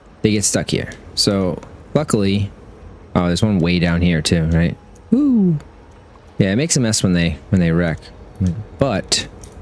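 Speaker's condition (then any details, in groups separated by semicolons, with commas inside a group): No condition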